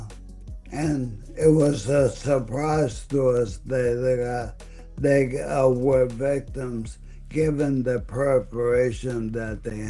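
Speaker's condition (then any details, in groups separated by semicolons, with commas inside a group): ALS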